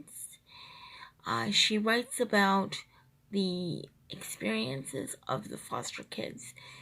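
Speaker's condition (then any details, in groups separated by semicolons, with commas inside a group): Cerebral palsy, triplegia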